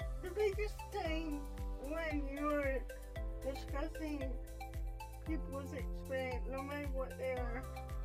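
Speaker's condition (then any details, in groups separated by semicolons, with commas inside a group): Spastic quadriplegic cerebral palsy; diagnosed before age one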